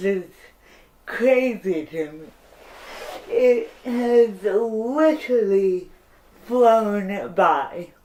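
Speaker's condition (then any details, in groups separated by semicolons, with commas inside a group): Cerebral palsy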